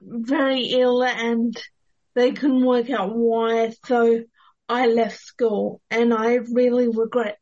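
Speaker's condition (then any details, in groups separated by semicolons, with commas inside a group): Cerebral palsy; therapies during schooling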